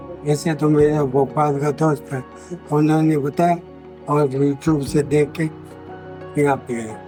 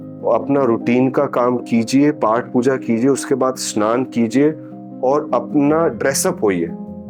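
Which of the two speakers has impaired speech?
The first: motor neurone disease; affects speech, walking, hands; weak hands; difficulty speaking.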